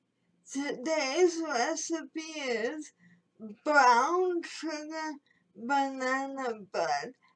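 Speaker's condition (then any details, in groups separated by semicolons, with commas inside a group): Cerebral palsy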